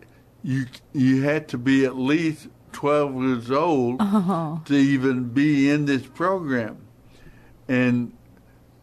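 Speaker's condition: Hemorrhagic stroke, hemorrhagic, basal ganglia; about 8 months since stroke, recovering, wrestling way back

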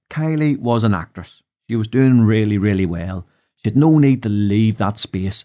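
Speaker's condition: No condition

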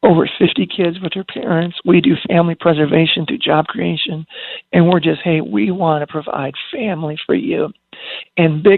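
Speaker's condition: Spasmodic dysphonia; lost singing voice after almost 20 years, prednisone steroid shots gave 6-8 weeks relief until ineffective; muscle spasms break voice apart when speaking loudly or projecting, lost voice control

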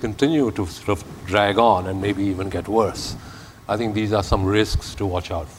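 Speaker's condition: No condition

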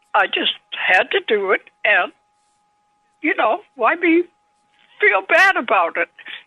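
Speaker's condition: Parkinson's disease; age 90

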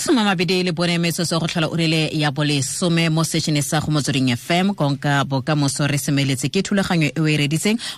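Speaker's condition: No condition

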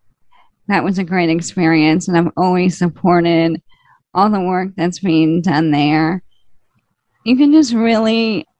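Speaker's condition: ALS, slow progressing

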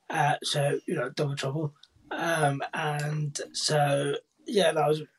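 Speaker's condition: Cerebral palsy, profound hearing loss; primary school speech and language therapy

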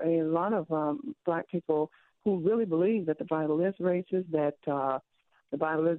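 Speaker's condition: No condition

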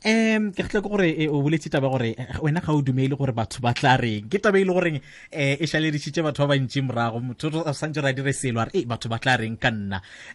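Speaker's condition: No condition

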